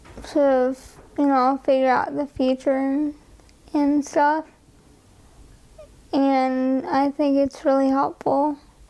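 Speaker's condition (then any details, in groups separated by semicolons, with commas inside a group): Cerebral palsy; diagnosed early childhood, childhood therapy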